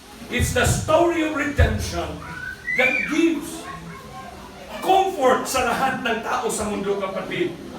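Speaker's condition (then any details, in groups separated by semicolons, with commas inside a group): No condition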